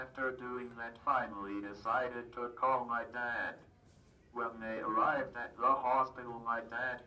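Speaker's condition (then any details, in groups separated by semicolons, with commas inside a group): Cerebral palsy, athetoid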